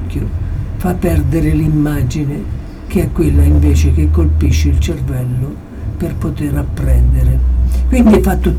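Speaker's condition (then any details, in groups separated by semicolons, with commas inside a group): Parkinson's disease; approaching final stage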